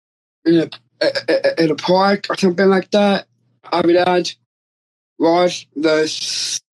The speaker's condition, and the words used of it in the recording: Down syndrome. Plus, he's just easy to talk to, even if he's a little bit hard to understand at first.